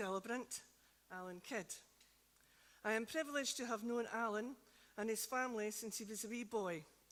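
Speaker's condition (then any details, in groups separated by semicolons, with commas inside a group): No condition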